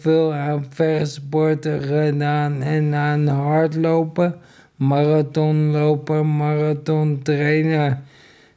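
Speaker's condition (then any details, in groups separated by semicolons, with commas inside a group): ALS; incurable muscle disease, first symptoms cramps; about five years since onset, earlier trials via TriCALS, then self-sought medication for a year; feels speech, swallowing and breathlessness improved on medication, speaks better than eighteen months ago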